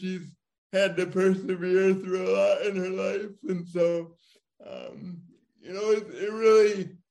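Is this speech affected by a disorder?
Yes: cerebral palsy; diagnosed as firstborn child, went to therapy.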